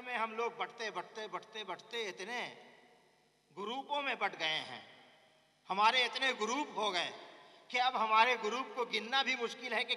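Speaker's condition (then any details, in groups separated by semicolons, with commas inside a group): No condition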